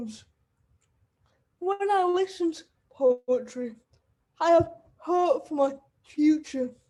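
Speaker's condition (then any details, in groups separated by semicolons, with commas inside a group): Cerebral palsy; wheelchair user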